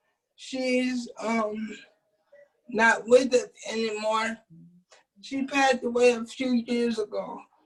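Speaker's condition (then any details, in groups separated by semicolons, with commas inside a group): Cerebral palsy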